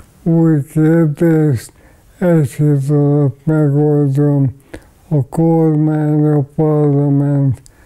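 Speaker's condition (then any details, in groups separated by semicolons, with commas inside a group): ALS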